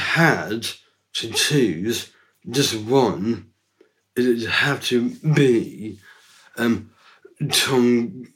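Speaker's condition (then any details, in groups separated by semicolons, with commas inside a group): Down syndrome; from birth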